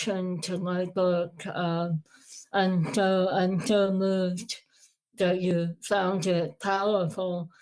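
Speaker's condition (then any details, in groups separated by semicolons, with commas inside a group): Moebius syndrome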